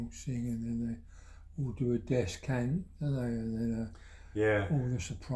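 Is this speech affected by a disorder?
Yes: Parkinson's.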